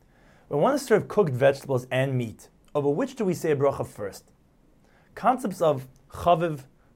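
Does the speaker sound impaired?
No.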